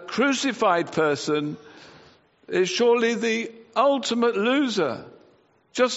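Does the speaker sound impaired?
No.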